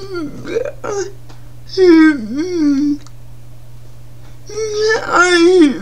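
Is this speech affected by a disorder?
Yes: cerebral palsy.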